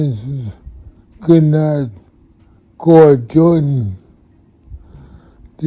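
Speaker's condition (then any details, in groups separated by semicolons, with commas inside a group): Multiple sclerosis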